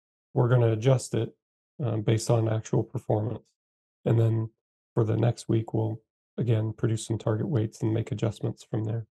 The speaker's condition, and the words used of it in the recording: None; typical speech.